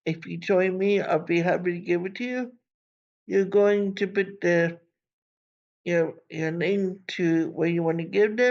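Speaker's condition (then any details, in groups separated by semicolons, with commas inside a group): Cerebral palsy; from birth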